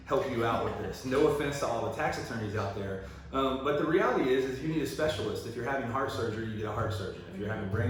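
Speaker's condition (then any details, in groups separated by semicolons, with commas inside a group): No condition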